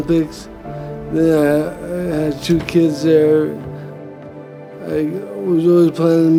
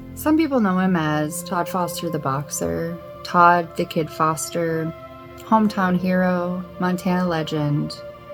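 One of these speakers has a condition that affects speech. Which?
The first: brain injury; effects began around age 50.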